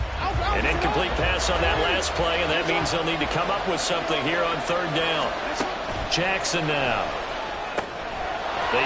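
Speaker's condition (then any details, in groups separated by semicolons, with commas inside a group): No condition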